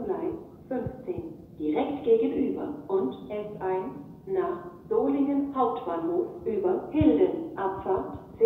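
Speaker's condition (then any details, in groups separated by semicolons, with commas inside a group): No condition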